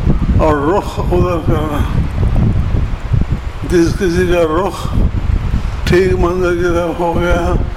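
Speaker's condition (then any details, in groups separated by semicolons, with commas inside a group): Difficulty speaking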